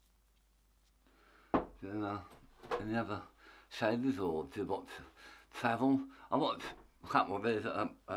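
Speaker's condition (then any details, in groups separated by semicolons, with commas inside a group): Tongue cancer; half tongue removed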